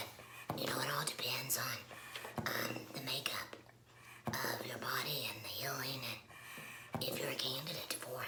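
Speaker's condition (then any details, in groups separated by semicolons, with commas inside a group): Laryngectomy; laryngectomy, tracheoesophageal puncture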